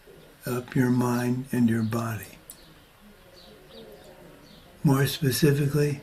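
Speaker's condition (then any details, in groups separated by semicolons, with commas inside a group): Parkinson's disease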